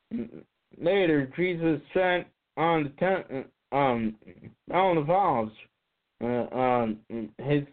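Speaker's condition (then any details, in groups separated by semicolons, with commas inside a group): Cerebral palsy; visible to casting agents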